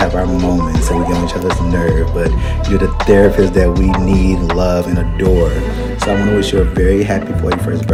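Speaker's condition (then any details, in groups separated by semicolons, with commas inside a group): No condition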